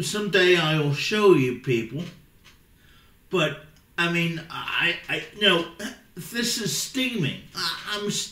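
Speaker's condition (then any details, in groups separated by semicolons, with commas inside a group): Cerebral palsy; speech sounds unusual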